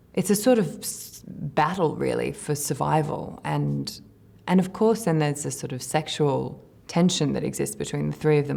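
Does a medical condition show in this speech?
No.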